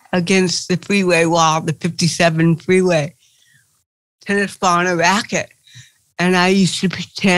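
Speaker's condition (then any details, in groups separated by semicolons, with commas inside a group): Cerebral palsy; speech therapy as preschooler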